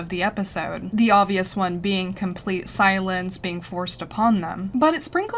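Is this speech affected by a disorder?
No.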